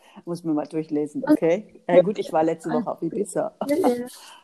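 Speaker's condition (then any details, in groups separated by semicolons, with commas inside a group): No condition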